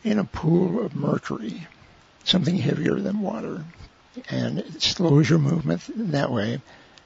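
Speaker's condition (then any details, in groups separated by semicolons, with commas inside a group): Parkinson's disease; onset in late 60s, began as tremor in one finger of left hand, tremor then grew larger; about 9 years since first symptoms, uncontrollable left-hand shake, joint rigidity, slowed movement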